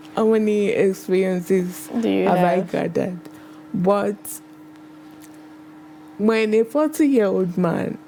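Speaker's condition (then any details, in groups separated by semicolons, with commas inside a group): Cerebral palsy; acquired after early childhood injection; onset at age three, about twenty years since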